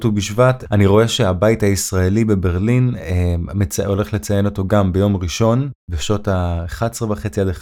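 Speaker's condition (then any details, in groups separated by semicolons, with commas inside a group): No condition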